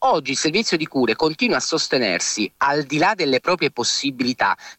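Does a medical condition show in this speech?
No.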